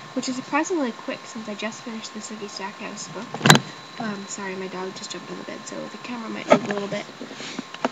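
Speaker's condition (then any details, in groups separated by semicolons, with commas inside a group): No condition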